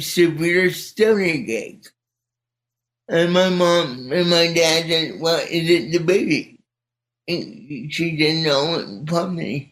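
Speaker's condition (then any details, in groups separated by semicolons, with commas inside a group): Cerebral palsy; spastic type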